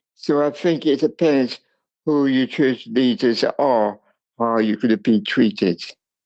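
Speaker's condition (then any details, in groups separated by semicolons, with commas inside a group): Cerebral palsy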